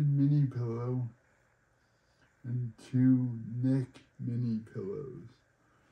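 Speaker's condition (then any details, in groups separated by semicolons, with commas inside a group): Cerebral palsy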